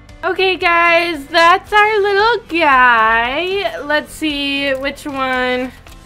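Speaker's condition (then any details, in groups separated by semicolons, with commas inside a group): No condition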